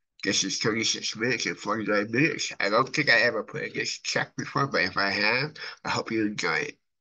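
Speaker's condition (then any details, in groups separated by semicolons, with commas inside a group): Cerebral palsy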